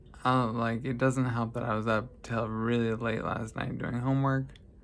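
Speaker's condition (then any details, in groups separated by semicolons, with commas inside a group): Traumatic brain injury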